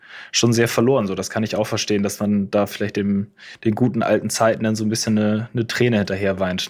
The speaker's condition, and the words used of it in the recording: None; typical speech.